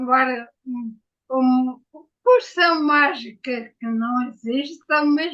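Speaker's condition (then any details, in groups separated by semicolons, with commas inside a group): Ataxia after brain injury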